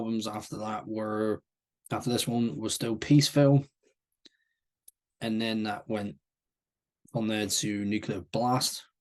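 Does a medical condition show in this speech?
No.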